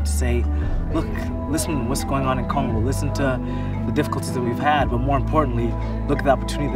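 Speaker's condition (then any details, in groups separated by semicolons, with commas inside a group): No condition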